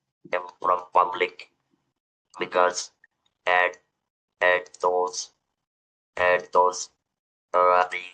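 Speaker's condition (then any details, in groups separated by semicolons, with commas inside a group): Throat cancer, electrolarynx user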